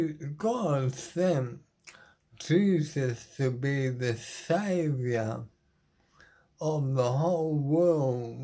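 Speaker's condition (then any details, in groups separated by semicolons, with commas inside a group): Motor neuron disease; terminal; body failing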